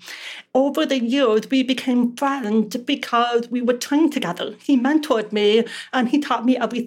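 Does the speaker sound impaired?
Yes: deafness; relies on lip reading.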